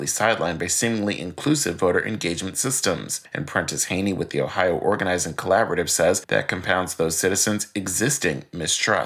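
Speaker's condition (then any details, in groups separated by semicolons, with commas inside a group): No condition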